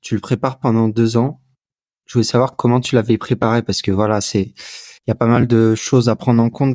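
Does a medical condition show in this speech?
No.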